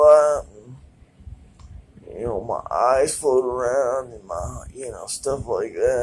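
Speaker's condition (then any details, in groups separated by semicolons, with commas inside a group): Cerebral palsy; present since birth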